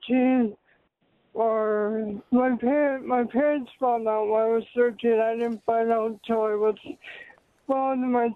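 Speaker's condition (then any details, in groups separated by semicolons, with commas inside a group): Cerebral palsy; mild cerebral palsy, diagnosis known to parents at age 13, not told until 20s; now mild hearing loss; speech affected by cerebral palsy, audible in current speaking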